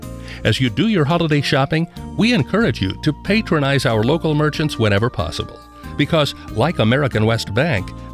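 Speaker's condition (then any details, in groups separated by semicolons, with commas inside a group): No condition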